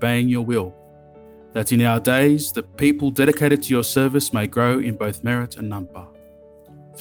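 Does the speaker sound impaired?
No.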